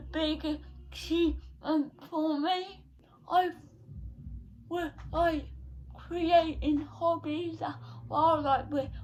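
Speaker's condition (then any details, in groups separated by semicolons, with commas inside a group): Cerebral palsy; not quadriplegic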